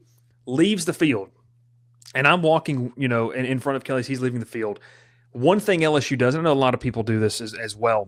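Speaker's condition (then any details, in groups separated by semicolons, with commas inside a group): No condition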